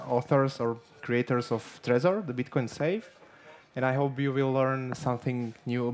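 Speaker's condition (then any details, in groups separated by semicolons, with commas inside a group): No condition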